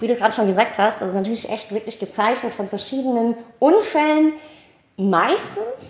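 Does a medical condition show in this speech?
Yes: cleft palate, mild; small speech impediment, audible to listeners.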